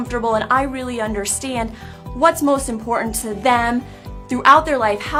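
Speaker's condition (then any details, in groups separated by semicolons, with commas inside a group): No condition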